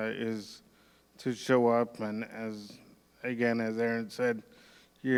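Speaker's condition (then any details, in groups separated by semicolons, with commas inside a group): Cerebral palsy; physical disability, power wheelchair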